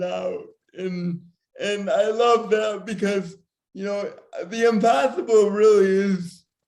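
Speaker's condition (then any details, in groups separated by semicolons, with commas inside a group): Severe cerebral palsy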